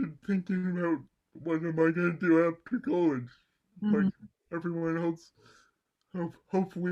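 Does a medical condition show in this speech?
Yes: cerebral palsy; mild left side.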